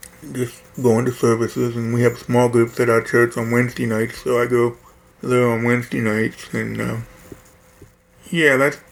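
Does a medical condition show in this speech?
Yes: hearing loss; right ear cochlear implant at Johns Hopkins Baltimore.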